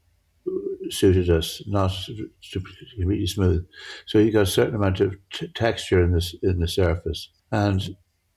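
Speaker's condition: Parkinson's; altered visual perception

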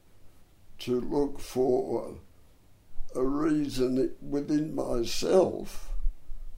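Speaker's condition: Dystonia and cerebral palsy; hard-to-diagnose

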